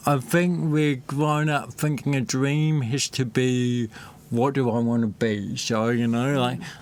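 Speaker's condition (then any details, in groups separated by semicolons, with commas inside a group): Cerebral palsy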